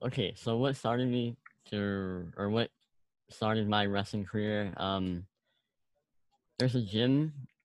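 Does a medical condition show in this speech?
Yes: cleft lip, unilateral.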